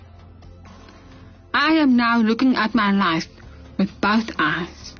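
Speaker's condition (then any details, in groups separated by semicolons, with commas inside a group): 97% hearing loss, severe; 97% hearing loss since childhood, struggled understanding in hearing school, cochlear implants for last 6 years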